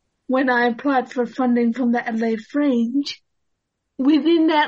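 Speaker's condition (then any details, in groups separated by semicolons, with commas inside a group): Cerebral palsy; worsened at start of year 12, low energy, poor balance, unable to move for days, therapies during schooling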